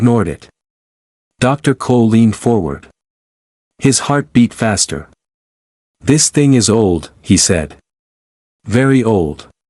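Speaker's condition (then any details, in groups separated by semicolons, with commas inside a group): No condition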